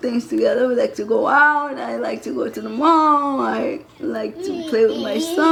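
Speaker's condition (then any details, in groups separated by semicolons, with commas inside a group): Cerebral palsy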